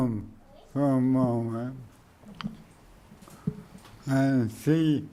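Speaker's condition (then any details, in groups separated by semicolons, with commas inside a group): ALS; speech slowed and softened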